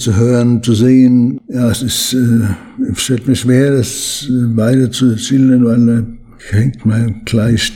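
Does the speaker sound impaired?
Yes: Parkinson's disease; Parkinson's disease diagnosed about 20 years ago, slowed movements, limits daily routine, needs much training; well controlled on medication overseen by neurologist.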